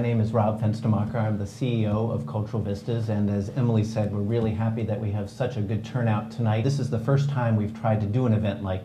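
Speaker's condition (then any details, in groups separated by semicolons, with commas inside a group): No condition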